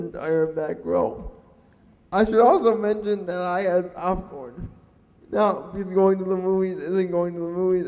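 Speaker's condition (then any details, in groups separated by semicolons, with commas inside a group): Cerebral palsy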